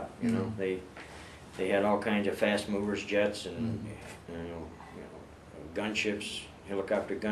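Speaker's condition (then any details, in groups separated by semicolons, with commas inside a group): No condition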